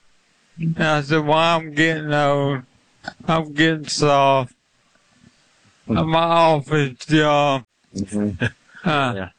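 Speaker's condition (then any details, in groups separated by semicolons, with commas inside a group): ALS; limb-onset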